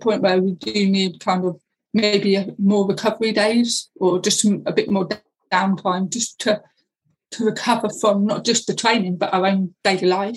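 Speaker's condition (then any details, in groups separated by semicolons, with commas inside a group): Deafness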